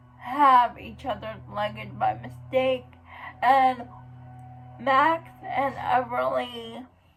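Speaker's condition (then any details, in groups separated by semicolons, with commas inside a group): Cerebral palsy; uses wheelchair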